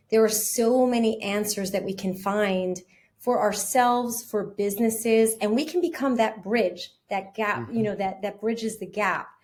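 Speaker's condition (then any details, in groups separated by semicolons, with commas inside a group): No condition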